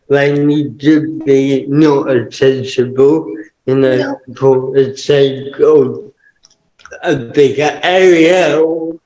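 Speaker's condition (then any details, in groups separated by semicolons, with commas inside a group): Cerebral palsy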